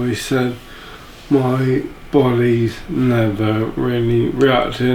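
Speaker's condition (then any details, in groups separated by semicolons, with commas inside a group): Motor neurone disease; affects speech and walking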